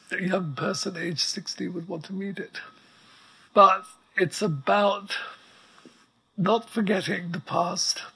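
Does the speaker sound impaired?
Yes: ALS; progressive neuromuscular illness, effectively quadriplegic, wheelchair within 6 months of diagnosis, writes by dictation; voice very weak, needs amplifier, breathing apparatus audible in background.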